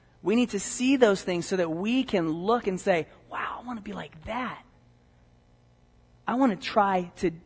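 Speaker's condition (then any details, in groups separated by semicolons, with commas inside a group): No condition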